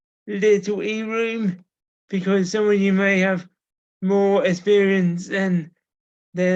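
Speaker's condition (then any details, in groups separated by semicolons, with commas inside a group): Cerebral palsy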